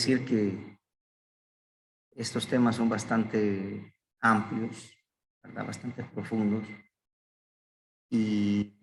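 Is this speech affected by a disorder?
No.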